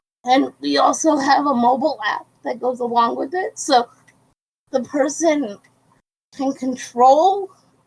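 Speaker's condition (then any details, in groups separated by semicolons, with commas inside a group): Cerebral palsy; quadriplegic, birth oxygen deprivation, wheelchair user; diagnosed around age one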